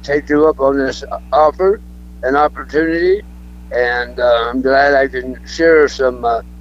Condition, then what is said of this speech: Throat cancer. And I want to preface this by letting people know, no, I haven't been drinking.